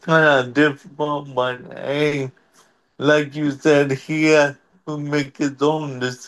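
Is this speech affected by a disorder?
Yes: cerebral palsy; present from birth, could walk a little as a child, wheelchair over the years; uses wheelchair.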